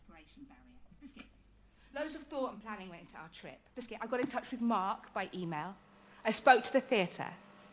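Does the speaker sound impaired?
Yes: Tourette's; tics, at the time walking but very wobbly and needing help; frequent vocal tics, involuntary shouting including swearing, noises disturbing audiences.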